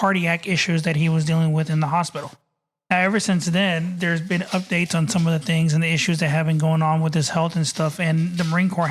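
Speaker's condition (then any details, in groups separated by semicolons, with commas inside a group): No condition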